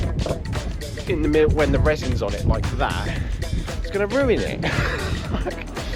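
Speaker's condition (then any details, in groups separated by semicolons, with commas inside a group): No condition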